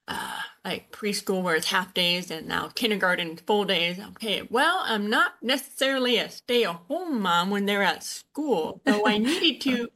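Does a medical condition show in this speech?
Yes: Usher syndrome, born deaf; Usher syndrome type 2, deaf or hard of hearing from birth, hearing aids from age 2, sign language; diagnosed at 19, retinitis pigmentosa, night blindness.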